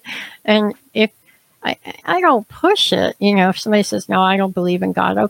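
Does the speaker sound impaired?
Yes: cleft palate, severe; unclear speech at school age, early extreme breathing difficulties, feeding problems.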